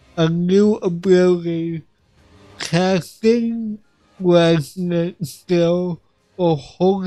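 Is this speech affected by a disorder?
Yes: cerebral palsy; affects voice.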